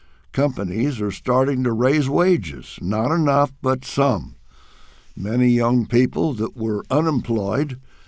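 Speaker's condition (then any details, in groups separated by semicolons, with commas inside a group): No condition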